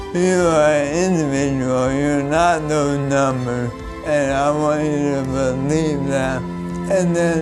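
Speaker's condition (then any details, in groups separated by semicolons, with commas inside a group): Bulbar ALS; bulbar onset; limbs slightly affected, breathing affected; voice changed first before diagnosis, speech affected early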